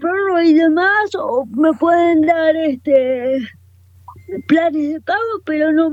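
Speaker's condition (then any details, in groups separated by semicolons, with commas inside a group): Cerebral palsy; motor disability, described as quadriparalysis, wheelchair user, phone on mounted holder; speech affected along with mobility, confirmed by speaker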